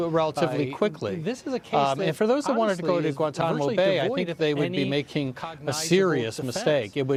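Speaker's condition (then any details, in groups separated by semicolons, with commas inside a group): No condition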